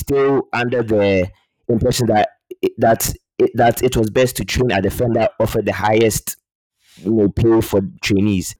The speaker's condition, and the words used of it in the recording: Stuttering. So if in the course of this talk, I do happen to repeat or block on some words, please bear with me.